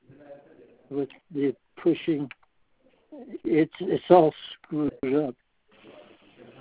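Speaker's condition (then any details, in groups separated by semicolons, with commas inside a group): Parkinson's disease; trouble speaking, hard for listener to understand, asked to speak louder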